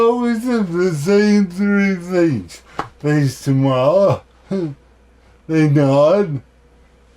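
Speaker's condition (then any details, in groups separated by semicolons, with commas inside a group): Cerebral palsy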